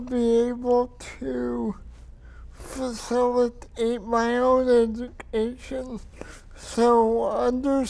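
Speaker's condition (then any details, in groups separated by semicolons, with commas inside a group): Cerebral palsy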